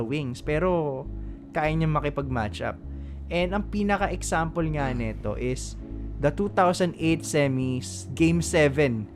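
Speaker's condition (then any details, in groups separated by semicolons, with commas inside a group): No condition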